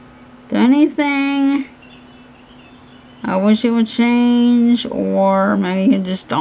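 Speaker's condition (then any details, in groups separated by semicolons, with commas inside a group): Cerebral palsy; hands affected, shaking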